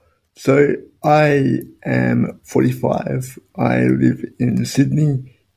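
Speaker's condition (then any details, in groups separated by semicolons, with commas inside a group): Spastic quadriplegic cerebral palsy; all four limbs affected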